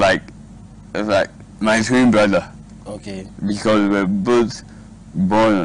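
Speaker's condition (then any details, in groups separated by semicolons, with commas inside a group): Cerebral palsy; speech therapy, speech improved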